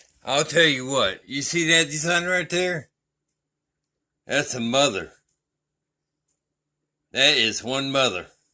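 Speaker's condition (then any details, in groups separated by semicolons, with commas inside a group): Traumatic brain injury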